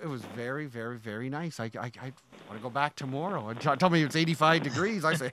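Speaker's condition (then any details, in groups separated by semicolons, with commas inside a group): No condition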